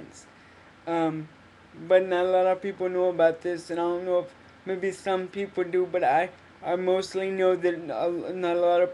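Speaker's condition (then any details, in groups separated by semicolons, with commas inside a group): Cerebral palsy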